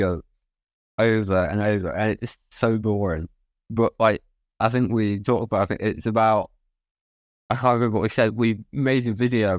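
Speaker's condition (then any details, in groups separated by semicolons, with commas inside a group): Spinal muscular atrophy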